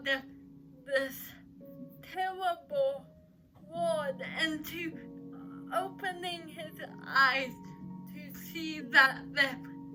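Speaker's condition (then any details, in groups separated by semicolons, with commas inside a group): Cerebral palsy; uses crutches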